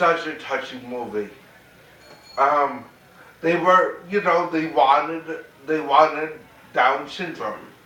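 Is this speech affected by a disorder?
Yes: cerebral palsy, mild; mainly affects speech.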